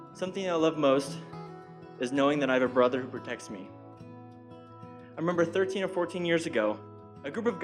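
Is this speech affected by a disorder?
No.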